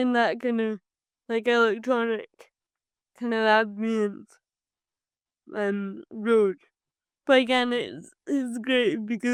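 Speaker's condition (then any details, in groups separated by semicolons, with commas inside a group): Cerebral palsy; from birth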